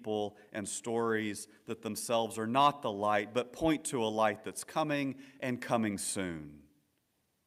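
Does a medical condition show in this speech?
No.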